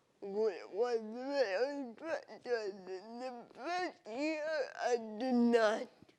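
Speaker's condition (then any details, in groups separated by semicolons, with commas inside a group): Cerebral palsy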